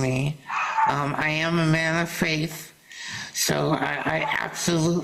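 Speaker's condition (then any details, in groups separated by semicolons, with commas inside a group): Salivary duct carcinoma surgery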